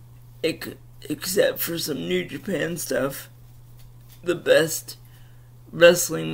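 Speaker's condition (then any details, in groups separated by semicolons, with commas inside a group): Cerebral palsy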